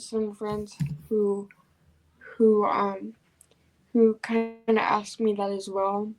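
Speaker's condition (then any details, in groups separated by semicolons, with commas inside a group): Cerebral palsy; from birth, wheelchair user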